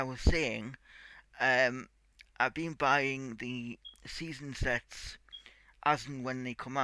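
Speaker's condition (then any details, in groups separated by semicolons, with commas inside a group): Cerebral palsy; tight muscles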